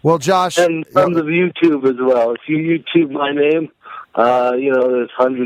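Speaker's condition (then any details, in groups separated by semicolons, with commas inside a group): Cerebral palsy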